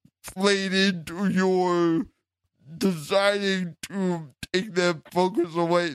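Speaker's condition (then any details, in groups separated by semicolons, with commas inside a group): Cerebral palsy; since childhood, wheelchair user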